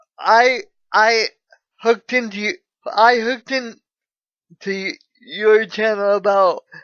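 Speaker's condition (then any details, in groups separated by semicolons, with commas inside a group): Cerebral palsy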